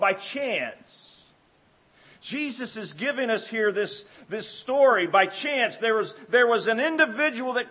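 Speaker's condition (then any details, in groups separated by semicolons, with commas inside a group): No condition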